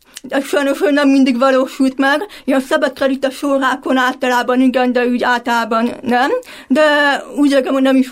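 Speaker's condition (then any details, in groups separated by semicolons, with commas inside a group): Deafblindness (hearing impairment); telescope from Mária Utca eye clinic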